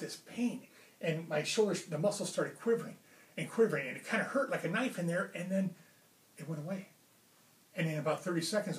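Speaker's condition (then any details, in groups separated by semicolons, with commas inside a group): No condition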